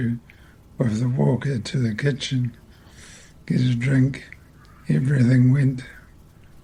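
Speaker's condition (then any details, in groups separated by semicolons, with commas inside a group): Multiple system atrophy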